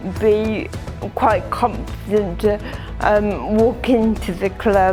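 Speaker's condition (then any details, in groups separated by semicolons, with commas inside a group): Cerebral palsy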